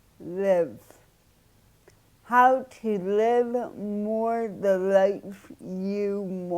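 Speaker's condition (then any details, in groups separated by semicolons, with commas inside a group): Cerebral palsy; noticeably affected speech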